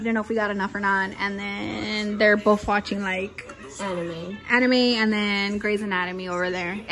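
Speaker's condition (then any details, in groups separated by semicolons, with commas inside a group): No condition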